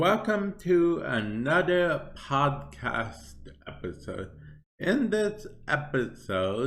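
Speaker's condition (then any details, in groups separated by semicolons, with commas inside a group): Cerebral palsy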